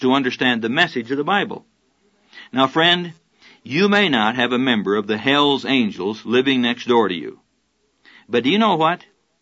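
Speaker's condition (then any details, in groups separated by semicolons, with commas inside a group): No condition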